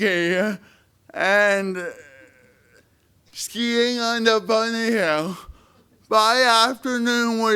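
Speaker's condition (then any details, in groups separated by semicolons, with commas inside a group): Spastic cerebral palsy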